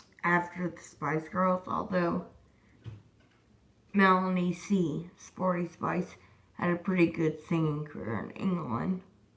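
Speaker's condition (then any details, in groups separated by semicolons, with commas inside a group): Disability causing slurred speech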